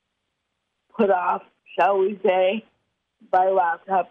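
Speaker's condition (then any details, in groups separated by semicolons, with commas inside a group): Cerebral palsy; muscle spasms, trouble holding cups, chokes drinking from cup, needs straws, voice dictation software; chokes on liquids or spills when drinking from cup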